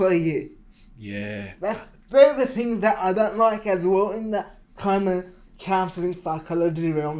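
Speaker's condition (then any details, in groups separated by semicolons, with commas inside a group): Cerebral palsy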